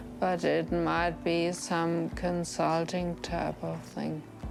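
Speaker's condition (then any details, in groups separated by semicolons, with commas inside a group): Severe traumatic brain injury, right-sided ataxia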